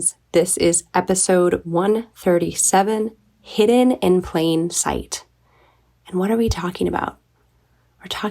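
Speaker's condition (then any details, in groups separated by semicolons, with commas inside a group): No condition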